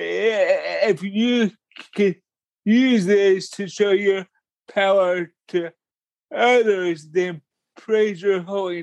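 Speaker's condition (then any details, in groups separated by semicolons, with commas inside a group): Cerebral palsy; speech impediment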